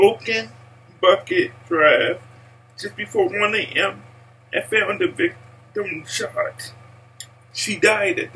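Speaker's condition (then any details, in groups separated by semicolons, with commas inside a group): Cerebral palsy; speech impaired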